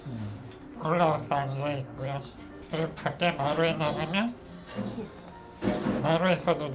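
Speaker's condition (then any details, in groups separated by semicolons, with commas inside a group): ALS (Lou Gehrig's disease); whole-body paralysis, leg onset; 7 years since onset, bedbound, 24-hour care, intermittent respirator; breathing difficulty, eats in portions with respirator, short breath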